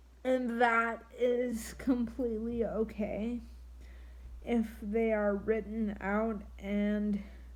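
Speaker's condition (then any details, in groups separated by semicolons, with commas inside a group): Triplegic cerebral palsy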